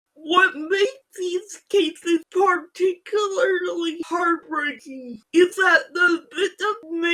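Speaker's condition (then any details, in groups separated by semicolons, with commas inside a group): Physical speech impairment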